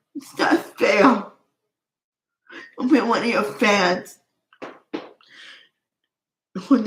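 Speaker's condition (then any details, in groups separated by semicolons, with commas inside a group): Cerebral palsy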